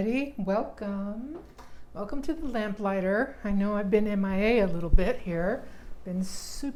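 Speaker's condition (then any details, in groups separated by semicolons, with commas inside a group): No condition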